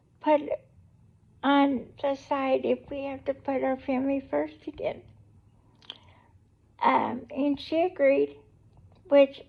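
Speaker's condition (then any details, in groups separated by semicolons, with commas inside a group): Cerebral palsy; able to talk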